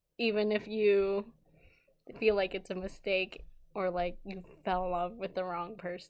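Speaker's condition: No condition

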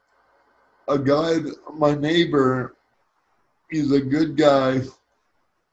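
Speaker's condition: Cerebral palsy; spastic

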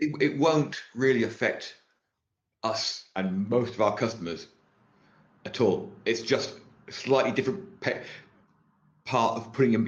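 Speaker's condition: Stutter; stutter mostly absent while live on this show; stutter mostly disappears when performing live under pressure, recorded videos need frequent cutting; repeated sounds, blocks

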